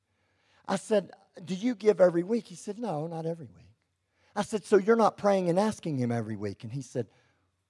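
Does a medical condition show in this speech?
Yes: cleft lip and palate; congenital.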